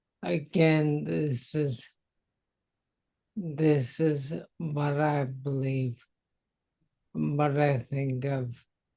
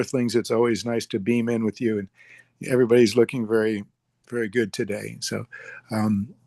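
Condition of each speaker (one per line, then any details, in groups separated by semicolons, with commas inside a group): Multiple sclerosis; muscle relaxants, very tired; voice awkward, relaxants make voice harder to control
No condition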